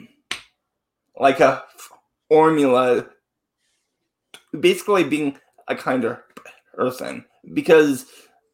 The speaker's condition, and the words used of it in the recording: Stuttering. Yeah, it actually, there's something that, because I stutter as well, but when I sing, the stutter goes away, and I have learned that there's a chemical in your brain that switches